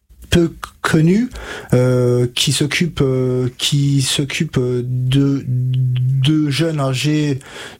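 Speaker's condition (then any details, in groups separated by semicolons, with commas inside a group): Stuttering; onset age 5-6, untreated in childhood, severe until 20, stuttering-specialist therapist Catherine Daubier, Nancy, from 20; age 33, about 28 years since onset, improved after years of therapy, uses fluency techniques; blocks and repetitions now, formerly blocked in every sentence, froze unable to read aloud; repeated words, prolonged sounds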